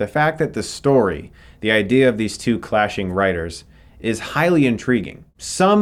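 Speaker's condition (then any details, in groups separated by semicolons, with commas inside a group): No condition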